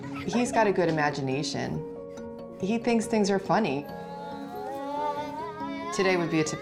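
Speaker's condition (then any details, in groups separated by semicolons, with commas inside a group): No condition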